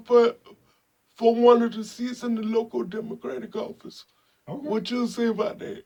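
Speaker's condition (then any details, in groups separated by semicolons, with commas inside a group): Spastic quadriplegic cerebral palsy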